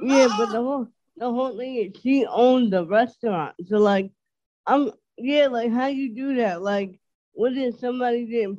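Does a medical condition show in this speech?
Yes: dysarthria; speech impediment, milder than typical dysarthria, understandable, working on it, host notes listeners may notice.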